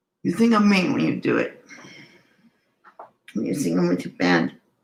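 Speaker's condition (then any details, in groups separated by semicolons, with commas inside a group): Cerebral palsy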